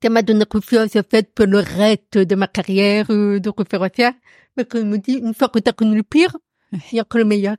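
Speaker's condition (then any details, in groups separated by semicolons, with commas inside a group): Profound deafness; audible accent from deafness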